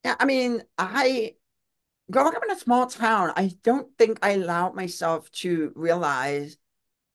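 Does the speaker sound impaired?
Yes: deaf; uses own voice, difficulty pronouncing unfamiliar names.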